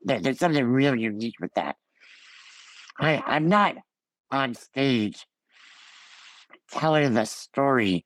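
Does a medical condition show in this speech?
Yes: Ullrich congenital muscular dystrophy; scoliosis surgery at 14 nearly fatal.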